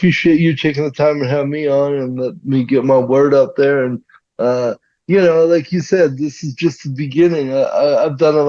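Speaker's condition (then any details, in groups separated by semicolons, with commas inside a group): Cerebral palsy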